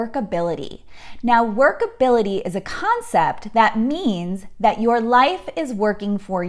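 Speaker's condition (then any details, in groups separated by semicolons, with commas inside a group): No condition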